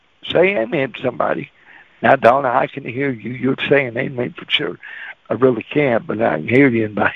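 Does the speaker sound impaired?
Yes: cerebral palsy; staggers when walking.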